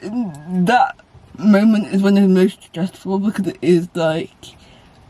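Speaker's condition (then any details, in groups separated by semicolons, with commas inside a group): Cerebral palsy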